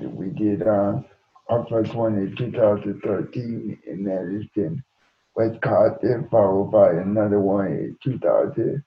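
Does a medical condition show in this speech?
Yes: cerebral palsy; quadriplegic, present from birth.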